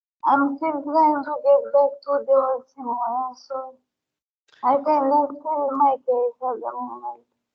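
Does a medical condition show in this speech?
Yes: brain injury.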